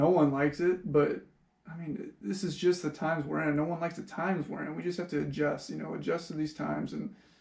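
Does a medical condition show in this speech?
No.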